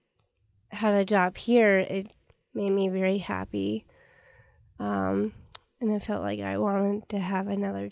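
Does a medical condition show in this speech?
Yes: Down syndrome; present since birth, known since infancy, also hard time breathing.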